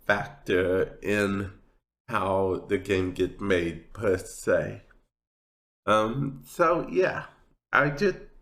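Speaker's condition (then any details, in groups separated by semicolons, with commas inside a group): Cerebral palsy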